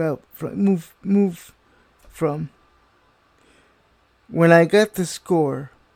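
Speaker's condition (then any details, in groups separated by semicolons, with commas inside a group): Cerebral palsy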